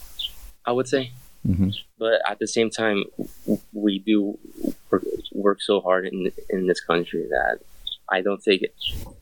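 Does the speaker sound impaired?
Yes: stutter; stutter since childhood, always a problem growing up; still stutters, gives interviews regularly; here repeated sounds, prolonged sounds.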